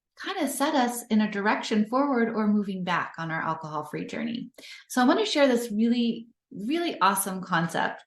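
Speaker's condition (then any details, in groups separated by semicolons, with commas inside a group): No condition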